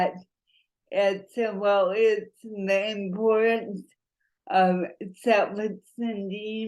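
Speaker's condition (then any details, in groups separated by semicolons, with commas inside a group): Cerebral palsy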